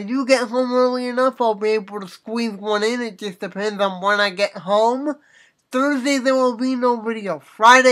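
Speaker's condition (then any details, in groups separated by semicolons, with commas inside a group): Cerebral palsy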